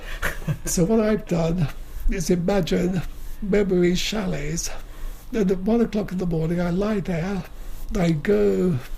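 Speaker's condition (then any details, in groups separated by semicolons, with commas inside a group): Motor neuron disease; wheelchair user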